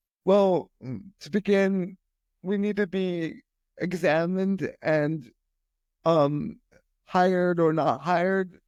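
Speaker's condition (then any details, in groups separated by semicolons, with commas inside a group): Spastic quadriplegic cerebral palsy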